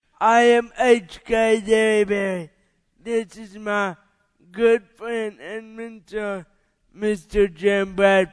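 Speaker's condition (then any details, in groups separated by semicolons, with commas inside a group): Cerebral palsy; lifelong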